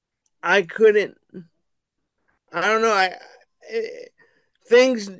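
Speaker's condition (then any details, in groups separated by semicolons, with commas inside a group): Cerebral palsy; wheelchair bound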